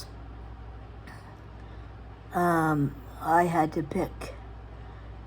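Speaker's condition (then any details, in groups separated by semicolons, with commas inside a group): Cerebral palsy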